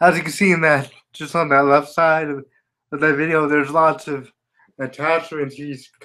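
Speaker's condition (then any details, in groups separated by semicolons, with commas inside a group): Spastic quadriplegia cerebral palsy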